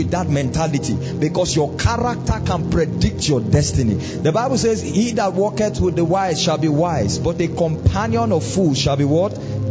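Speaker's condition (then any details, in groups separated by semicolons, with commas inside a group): No condition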